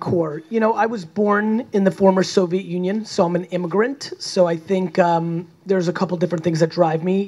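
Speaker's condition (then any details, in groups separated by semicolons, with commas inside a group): No condition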